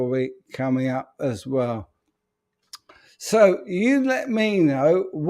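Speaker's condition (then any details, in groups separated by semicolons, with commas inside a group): ALS; speech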